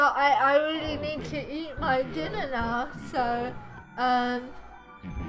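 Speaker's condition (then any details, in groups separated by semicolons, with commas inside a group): Cerebral palsy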